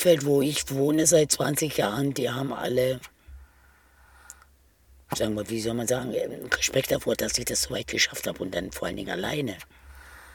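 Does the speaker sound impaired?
Yes: total laryngectomy, total laryngectomy; esophageal and valve speech; total laryngectomy many years ago, fitted tracheal cannula epithesis, narrowed trachea treated surgically and with blocked cannula; speaking valve on cannula, swallowing and eating changed, over 20 kg lost after surgery, weight now stable; two voices, valve voice and esophageal ructus speech, different technique and melody, tires like hoarseness.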